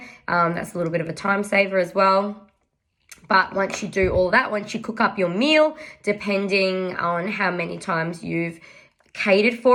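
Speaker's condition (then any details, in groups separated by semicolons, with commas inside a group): No condition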